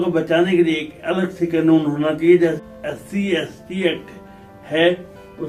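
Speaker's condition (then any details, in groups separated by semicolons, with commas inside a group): Cerebral palsy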